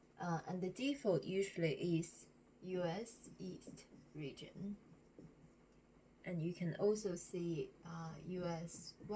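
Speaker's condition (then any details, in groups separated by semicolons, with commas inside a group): No condition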